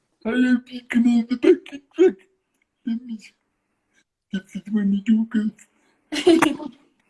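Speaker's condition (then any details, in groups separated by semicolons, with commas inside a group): Cerebral palsy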